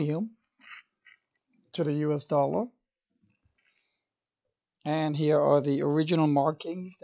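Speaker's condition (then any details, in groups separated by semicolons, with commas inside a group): No condition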